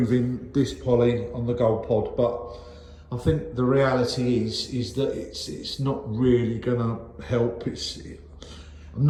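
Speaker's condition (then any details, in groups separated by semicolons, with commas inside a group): No condition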